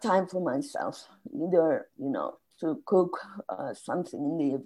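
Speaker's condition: Spasmodic dysphonia; voice lost

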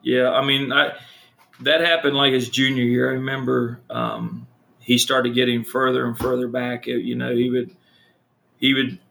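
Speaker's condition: No condition

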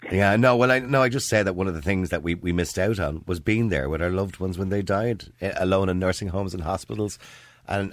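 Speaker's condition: No condition

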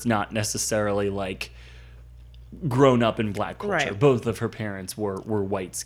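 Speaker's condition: No condition

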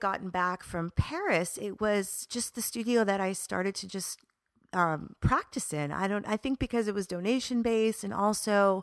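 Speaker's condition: No condition

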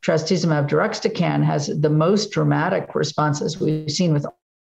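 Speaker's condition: No condition

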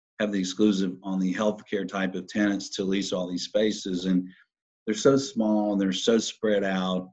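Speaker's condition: No condition

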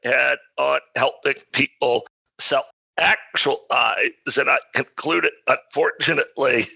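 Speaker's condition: Spasmodic dysphonia; understood by listeners

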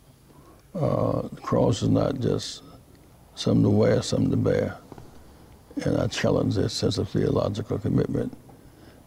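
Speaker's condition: Parkinson's disease; speech therapy

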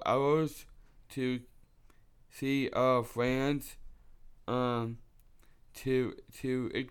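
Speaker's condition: Down syndrome; 26 years old; supplements and fish oil reportedly helping talking, less need to repeat, more confident

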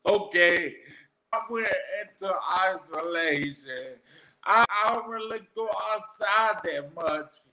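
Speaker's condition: Aphasia after stroke; about 13 years since stroke

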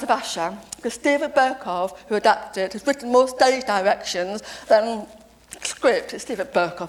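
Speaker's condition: Deafness; deaf since age seven, lip reads, deaf family, sister lip-spoke television in childhood

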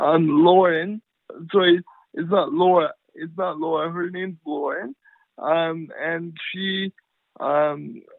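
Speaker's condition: Cerebral palsy; from birth, lifelong, power wheelchair, cannot walk, only left hand usable; uses voice very well, Siri voice texting on iPhone works with practice, sometimes misrecognized words

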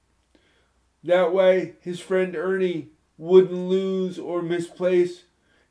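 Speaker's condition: Spastic cerebral palsy, moderate

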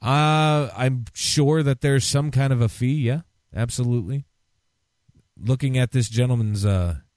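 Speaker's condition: No condition

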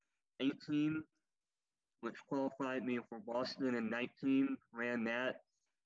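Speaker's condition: Cleft lip and palate; popliteal pterygium syndrome

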